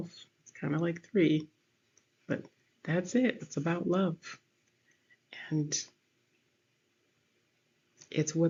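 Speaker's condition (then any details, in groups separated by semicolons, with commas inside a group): No condition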